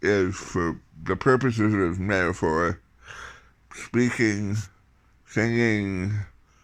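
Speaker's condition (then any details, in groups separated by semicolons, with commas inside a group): Tongue cancer surgery, tongue graft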